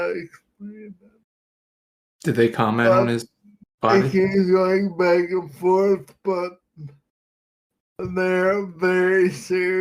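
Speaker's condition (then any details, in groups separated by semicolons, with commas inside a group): Friedreich's ataxia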